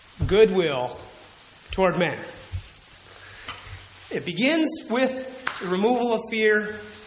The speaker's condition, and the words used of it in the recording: No condition.